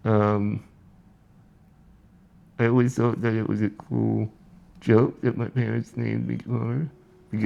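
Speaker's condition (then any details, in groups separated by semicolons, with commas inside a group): Spinal muscular atrophy; neuromuscular disability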